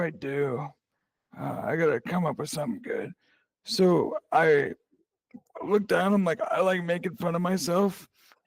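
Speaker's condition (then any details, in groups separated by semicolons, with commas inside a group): Cerebral palsy; present from birth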